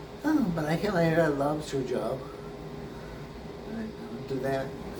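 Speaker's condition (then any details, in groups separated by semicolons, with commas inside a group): Brain injury; memory greatly affected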